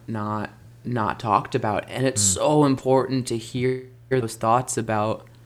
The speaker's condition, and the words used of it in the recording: Stuttering. So the outward appearance that was happening was by trying not to stutter, by trying to hide stutter, like that was reinforcing that speech pattern of tension and struggle.